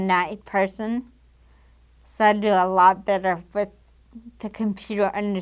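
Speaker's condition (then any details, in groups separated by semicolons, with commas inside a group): Damaged diaphragm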